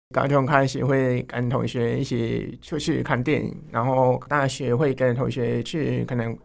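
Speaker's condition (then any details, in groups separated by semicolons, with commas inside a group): Hearing loss, enlarged vestibular aqueduct; articulation clear enough, too fast, speeds up and loses breath when absorbed, heavy nasality, mistaken for overseas student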